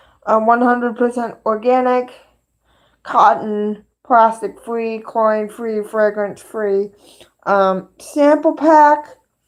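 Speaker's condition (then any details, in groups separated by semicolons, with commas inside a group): Cerebral palsy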